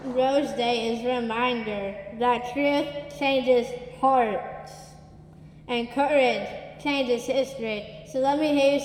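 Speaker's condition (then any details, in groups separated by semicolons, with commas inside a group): Down syndrome; occupational and physical therapy from infancy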